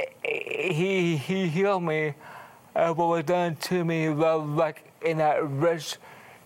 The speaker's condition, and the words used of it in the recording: Cerebral palsy. He has healed parts of my speech.